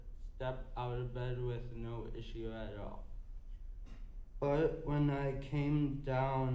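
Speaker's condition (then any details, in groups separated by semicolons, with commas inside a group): Cerebral palsy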